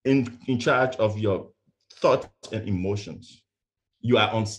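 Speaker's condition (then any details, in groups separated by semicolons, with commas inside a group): Stuttering; stutter first noticed by mother at age 8, lifelong; fear of speaking in high school, tried to skip own valedictorian graduation speech; repeated words, prolonged sounds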